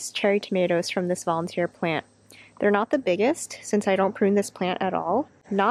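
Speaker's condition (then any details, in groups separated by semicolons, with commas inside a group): No condition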